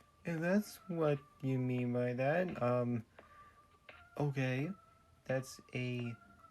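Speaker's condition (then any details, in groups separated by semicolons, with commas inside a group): No condition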